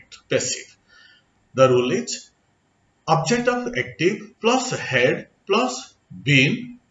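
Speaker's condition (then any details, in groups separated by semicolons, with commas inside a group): No condition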